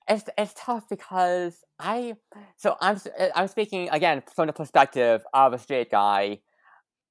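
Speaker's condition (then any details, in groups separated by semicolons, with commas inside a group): Stutter; stutter persisting into adulthood; mild stutter, still trying to overcome it; stutters multiple times in podcast recordings, stutters clipped out in editing; repeated sounds, repeated words, prolonged sounds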